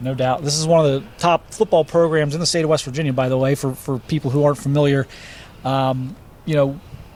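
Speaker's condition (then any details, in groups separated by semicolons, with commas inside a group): No condition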